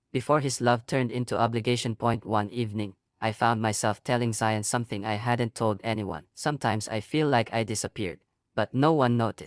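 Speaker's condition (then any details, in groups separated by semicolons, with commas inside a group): No condition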